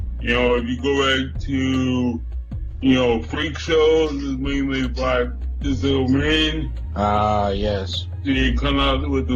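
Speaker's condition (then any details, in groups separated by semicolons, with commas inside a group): Cerebral palsy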